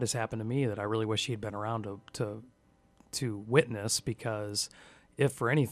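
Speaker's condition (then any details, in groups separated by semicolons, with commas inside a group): No condition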